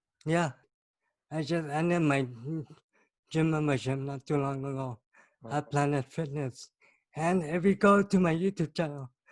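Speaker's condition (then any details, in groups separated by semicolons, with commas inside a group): Cerebral palsy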